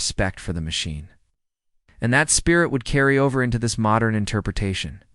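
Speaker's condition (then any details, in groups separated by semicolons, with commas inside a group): No condition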